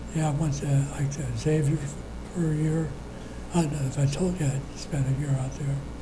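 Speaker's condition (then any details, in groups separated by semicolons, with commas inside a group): Parkinson's disease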